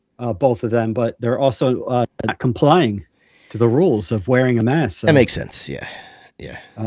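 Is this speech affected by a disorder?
No.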